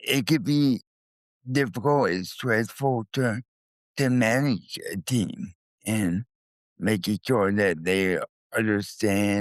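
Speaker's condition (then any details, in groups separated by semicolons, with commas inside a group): Cerebral palsy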